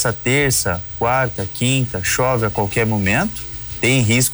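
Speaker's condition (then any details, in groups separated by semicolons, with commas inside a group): No condition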